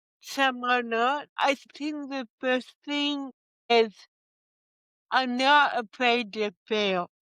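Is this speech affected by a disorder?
Yes: cerebral palsy; present from birth, initially mild; lost ability to walk.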